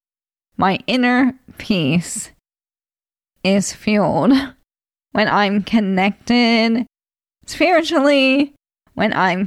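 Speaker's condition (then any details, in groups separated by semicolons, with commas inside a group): ALS; voice changing and declining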